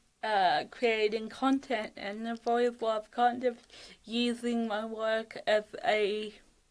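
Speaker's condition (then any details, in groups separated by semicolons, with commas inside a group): Cerebral palsy (athetoid); fatigue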